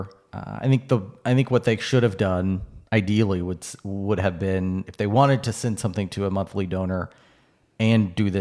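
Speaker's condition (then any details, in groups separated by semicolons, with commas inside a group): No condition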